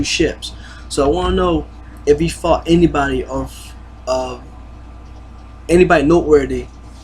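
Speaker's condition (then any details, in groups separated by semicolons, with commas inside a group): No condition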